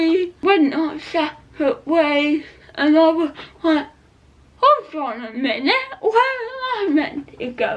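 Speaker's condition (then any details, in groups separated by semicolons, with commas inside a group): Cerebral palsy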